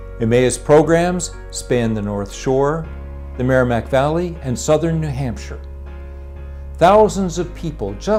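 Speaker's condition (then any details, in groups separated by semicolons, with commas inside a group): No condition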